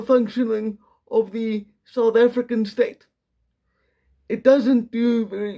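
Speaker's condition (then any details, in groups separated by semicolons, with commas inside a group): Quadriplegic cerebral palsy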